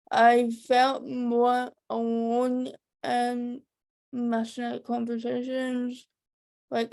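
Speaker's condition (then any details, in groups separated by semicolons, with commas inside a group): Cerebral palsy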